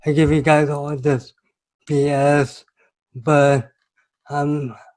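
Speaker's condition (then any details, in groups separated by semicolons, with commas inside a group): Cerebral palsy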